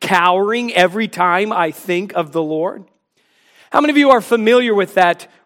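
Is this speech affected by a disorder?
No.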